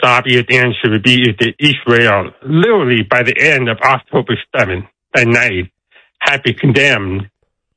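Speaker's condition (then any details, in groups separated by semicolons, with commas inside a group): Deafness; deaf accent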